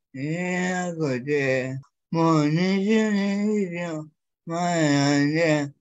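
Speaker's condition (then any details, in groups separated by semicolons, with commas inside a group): Cerebral palsy; physical disability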